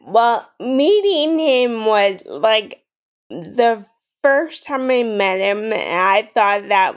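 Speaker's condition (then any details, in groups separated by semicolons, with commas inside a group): Friedreich's ataxia; Muscular Dystrophy Association for braces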